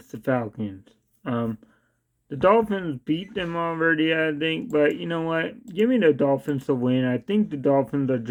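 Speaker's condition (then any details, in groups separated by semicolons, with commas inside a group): Cerebral palsy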